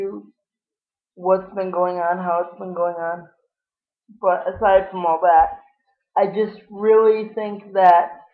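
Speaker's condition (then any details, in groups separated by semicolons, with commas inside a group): Cerebral palsy; lifelong, wheelchair user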